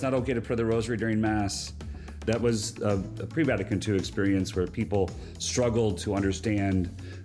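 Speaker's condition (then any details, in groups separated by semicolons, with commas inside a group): No condition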